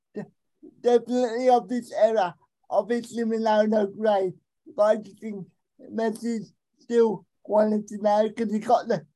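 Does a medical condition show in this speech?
Yes: cerebral palsy; able to communicate.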